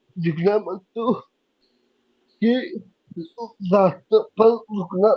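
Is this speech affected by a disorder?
Yes: cerebral palsy; could not speak as a child.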